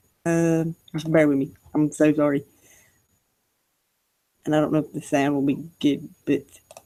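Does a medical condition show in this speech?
No.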